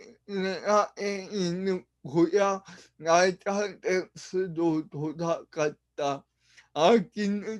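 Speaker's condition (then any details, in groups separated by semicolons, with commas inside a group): Brain lesion disability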